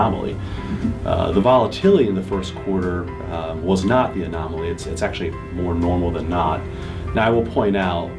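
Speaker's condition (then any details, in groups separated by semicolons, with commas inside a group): No condition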